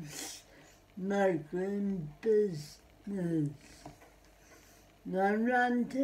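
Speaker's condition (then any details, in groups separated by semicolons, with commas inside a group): Cerebral palsy; spastic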